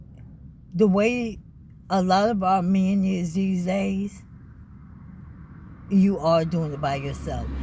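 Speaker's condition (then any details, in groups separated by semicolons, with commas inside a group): ALS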